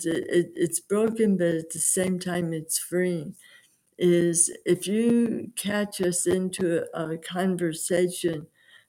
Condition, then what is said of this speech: Aphasia. And that's really hard when you've been in radio and you know where your voice should go and where it should be, and that's never coming back.